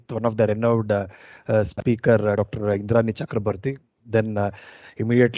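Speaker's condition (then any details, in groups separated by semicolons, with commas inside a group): No condition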